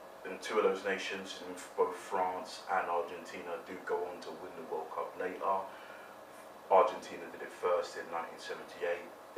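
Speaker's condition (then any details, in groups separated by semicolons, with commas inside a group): No condition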